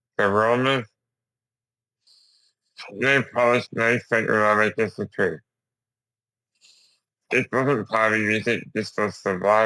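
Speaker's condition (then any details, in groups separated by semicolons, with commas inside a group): Duchenne muscular dystrophy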